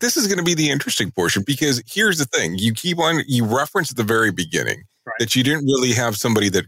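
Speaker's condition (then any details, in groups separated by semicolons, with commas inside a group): No condition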